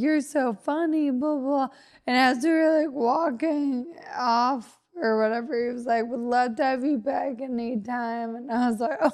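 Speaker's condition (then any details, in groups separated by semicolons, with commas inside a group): Friedreich's ataxia; wheelchair user, gets around and functions independently, partner Matt makes daily life easier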